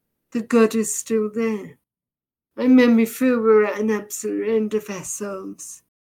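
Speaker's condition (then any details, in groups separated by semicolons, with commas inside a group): Deafness; effectively profoundly deaf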